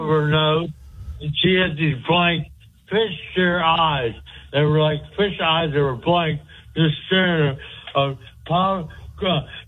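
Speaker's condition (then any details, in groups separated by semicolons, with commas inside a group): Speech impediment; cause unclear, stabbed by girlfriend and hit on head with ashtray years ago; usually hard to understand, host understood every word on this call, clearer than ever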